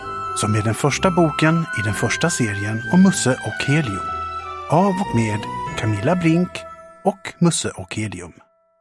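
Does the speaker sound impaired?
No.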